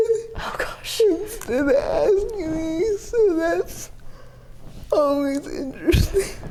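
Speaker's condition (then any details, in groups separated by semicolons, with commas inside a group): Cerebral palsy, athetoid, severe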